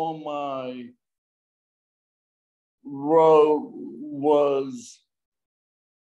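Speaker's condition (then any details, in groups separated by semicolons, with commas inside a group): Traumatic brain injury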